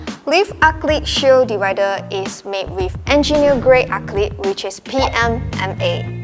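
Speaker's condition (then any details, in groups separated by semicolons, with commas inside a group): No condition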